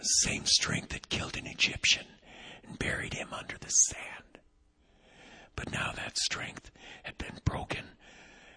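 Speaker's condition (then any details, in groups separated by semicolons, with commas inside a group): Vocal cord paralysis, unilateral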